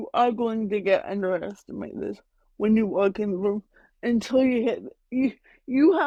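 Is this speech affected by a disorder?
Yes: cerebral palsy, mild; mainly affects speech.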